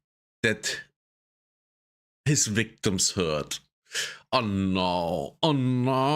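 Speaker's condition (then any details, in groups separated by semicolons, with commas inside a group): No condition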